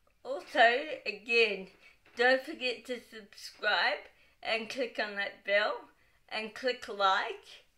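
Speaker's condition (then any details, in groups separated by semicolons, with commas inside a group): Cerebral palsy; wheelchair user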